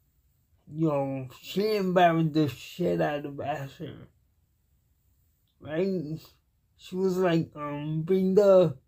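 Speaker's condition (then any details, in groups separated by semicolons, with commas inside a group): Cerebral palsy; cannot walk, uses wheelchair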